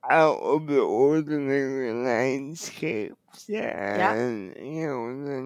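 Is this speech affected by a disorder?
Yes: cerebral palsy; wheelchair user.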